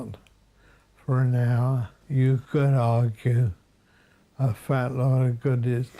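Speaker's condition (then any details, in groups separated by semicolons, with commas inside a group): Motor neurone disease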